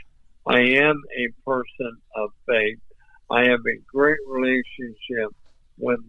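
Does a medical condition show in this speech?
Yes: ALS; voice off but clear and understandable.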